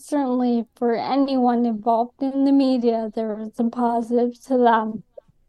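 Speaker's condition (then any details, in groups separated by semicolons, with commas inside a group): ALS; on the one approved ALS medication since diagnosis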